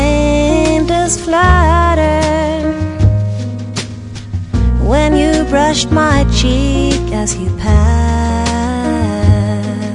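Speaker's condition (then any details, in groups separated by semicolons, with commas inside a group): No condition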